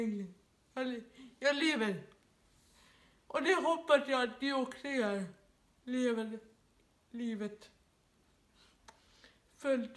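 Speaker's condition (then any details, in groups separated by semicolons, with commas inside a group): Dyskinetic cerebral palsy, severe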